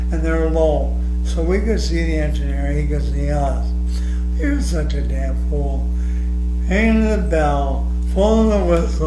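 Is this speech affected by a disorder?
Yes: ALS.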